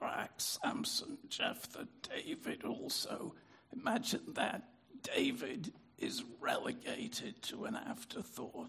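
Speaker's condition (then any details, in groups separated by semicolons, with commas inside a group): Spasmodic dysphonia; lost resonance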